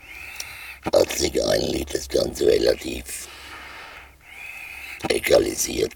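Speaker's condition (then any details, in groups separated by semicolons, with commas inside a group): Total laryngectomy, voice prosthesis (shunt valve) speech; total laryngectomy many years ago, large abscess over epiglottis and larynx, earlier emergency tracheotomy, no radiation; custom epithesis with hands-free speaking valve, air swallowing, epithesis briefly dislodged during recording; speaks via shunt valve, standard cannula failed to seal stoma, rehab speech therapy, swallowing fairly good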